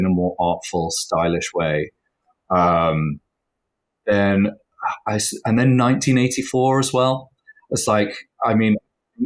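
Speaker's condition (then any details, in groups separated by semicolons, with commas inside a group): No condition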